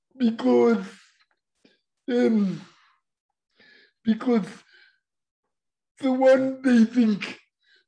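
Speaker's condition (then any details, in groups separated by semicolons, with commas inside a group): Cerebral palsy; present from birth, uses wheelchair for getting around; voice described as unusual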